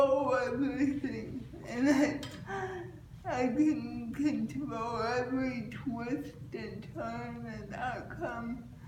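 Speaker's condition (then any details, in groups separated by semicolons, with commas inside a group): Cerebral palsy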